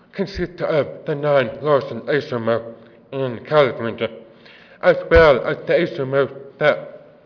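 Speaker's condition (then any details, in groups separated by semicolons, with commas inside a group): Deafness; works with interpreters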